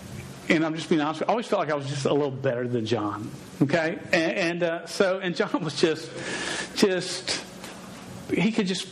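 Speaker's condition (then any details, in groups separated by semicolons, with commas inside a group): Stutter; probably present in childhood; sometimes unable to say own name in public; repeated words, blocks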